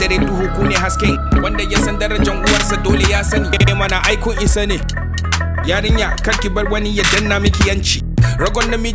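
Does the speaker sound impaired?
No.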